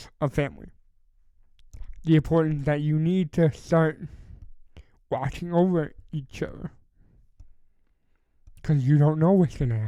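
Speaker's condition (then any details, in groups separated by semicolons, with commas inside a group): Cerebral palsy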